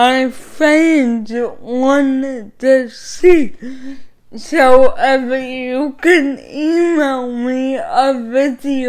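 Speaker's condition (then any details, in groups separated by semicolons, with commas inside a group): Cerebral palsy; caused by lack of oxygen at birth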